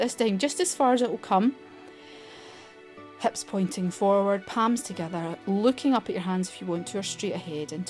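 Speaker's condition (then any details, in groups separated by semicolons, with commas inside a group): No condition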